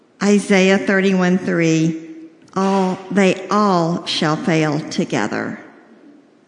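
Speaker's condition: Cleft lip and palate, severe

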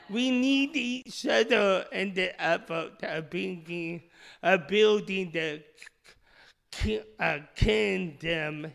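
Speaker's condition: Speech impediment; speech impediment since childhood, initially misdiagnosed

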